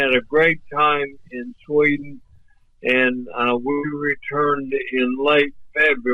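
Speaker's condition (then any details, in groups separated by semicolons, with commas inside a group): ALS; voice off but clear and understandable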